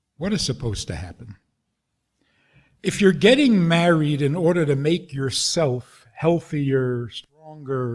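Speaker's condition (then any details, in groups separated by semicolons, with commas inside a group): No condition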